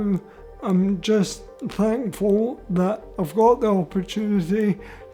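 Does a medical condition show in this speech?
Yes: motor neurone disease.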